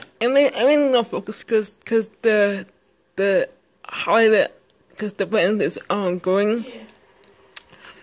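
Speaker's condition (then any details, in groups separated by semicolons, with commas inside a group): Speech impairment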